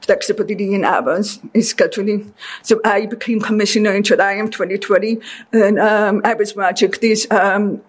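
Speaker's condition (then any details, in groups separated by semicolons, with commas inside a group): Deafness; deaf since childhood, reads lips, needed classroom accommodations from kindergarten; speech therapy most of life with Mindy Kobomis, learning to talk, hear and pronounce words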